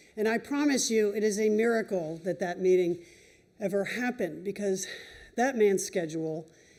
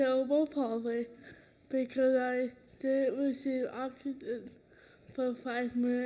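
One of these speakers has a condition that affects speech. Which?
The second: cerebral palsy; no oxygen at birth, affects right hand and right heel; present since birth; speech affected a little, swallowing difficulty predicted at birth.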